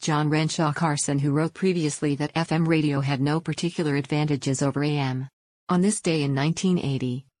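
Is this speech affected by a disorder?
No.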